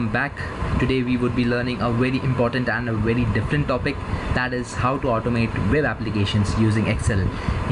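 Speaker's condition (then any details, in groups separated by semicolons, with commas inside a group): No condition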